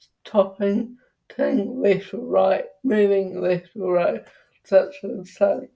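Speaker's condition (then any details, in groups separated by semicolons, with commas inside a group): Cerebral palsy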